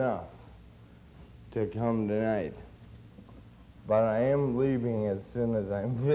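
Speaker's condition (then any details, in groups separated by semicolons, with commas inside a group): Cerebral palsy; since birth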